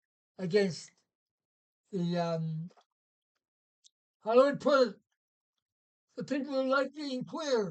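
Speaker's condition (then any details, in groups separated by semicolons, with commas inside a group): Parkinson's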